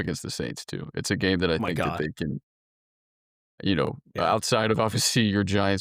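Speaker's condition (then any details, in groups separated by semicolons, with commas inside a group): No condition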